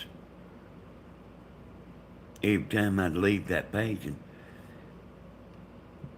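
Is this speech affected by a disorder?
Yes: brain bleed.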